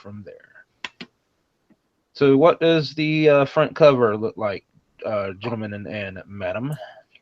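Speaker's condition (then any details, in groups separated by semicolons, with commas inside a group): No condition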